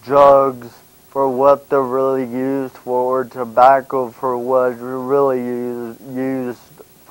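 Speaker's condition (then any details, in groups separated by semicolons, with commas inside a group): Brain injury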